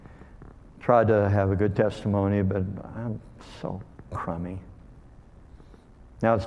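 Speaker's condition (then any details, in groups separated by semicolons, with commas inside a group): Cleft lip and palate; speech hard for others to understand in youth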